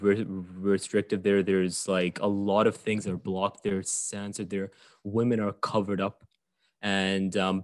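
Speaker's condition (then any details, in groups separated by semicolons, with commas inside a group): Stutter, mild; stutter from about age five, stuttered a lot in job interviews, overcome via self-development, small steps; mostly overcome in past few years, only a bit remains; slight residual stutter; repeated sounds, prolonged sounds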